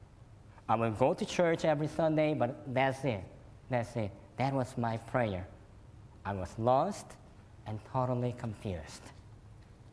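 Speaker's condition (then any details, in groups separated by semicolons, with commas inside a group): Cleft lip and palate; fed formula and cow milk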